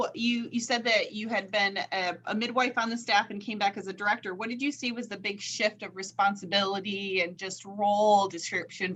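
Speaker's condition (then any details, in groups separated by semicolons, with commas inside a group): No condition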